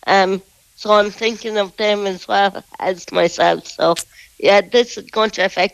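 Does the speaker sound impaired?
Yes: muscular dystrophy; physically disabled, needs personal assistants daily, slow getting out of bed, muscles stiffen in morning; catching breath after speaking.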